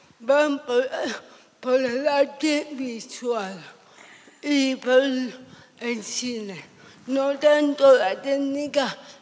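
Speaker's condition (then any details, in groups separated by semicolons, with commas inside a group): Severe cerebral palsy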